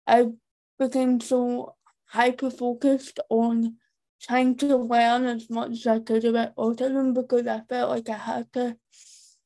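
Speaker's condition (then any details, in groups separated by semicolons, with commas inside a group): Profound hearing loss, cochlear implant user; cochlear implants both sides, first at two, bilateral by five, hearing aids otherwise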